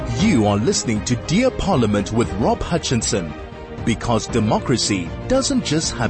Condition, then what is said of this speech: No condition.